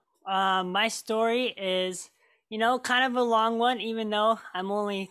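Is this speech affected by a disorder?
Yes: cleft lip and palate; made eating, talking and singing hard growing up.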